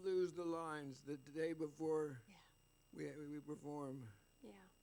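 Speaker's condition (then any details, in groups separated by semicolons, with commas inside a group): Parkinson's disease; attends exercise program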